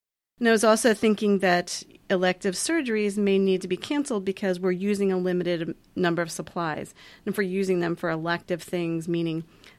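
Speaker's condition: No condition

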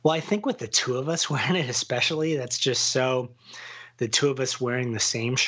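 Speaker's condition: No condition

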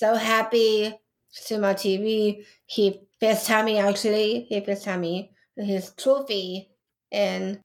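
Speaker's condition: Down syndrome; intellectual disability

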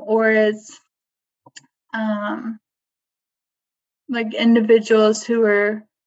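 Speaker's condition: ALS, limb onset; about 10 months since diagnosis

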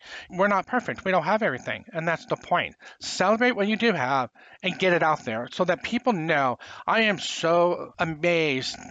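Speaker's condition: Profound hearing loss, congenital

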